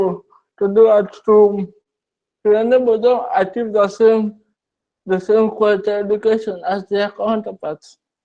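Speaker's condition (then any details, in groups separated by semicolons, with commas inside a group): Cerebral palsy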